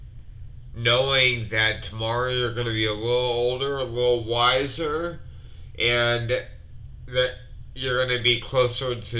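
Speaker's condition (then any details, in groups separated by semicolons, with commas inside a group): Multiple sclerosis; sometimes hard to breathe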